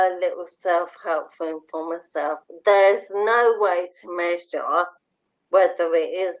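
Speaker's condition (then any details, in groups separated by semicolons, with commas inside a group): Motor neurone disease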